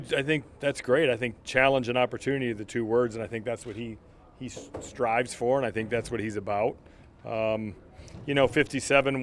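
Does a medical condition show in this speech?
No.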